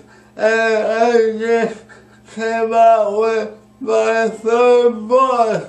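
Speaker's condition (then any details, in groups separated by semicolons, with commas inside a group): Speech impairment after birth surgery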